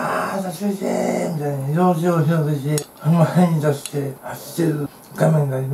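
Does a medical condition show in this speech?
Yes: tongue cancer, partial glossectomy.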